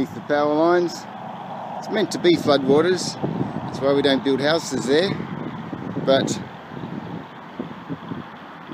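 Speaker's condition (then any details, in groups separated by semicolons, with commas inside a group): No condition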